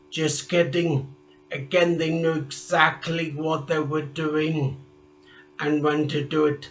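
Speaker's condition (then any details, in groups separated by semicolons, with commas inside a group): Traumatic brain injury; speech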